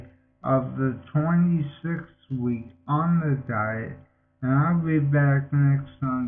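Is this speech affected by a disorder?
Yes: multiple sclerosis.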